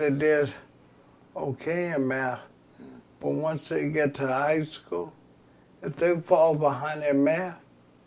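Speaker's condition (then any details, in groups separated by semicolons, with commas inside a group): ALS; progressive terminal illness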